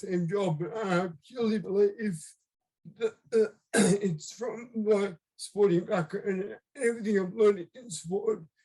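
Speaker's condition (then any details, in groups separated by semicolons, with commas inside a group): Cerebral palsy; left-sided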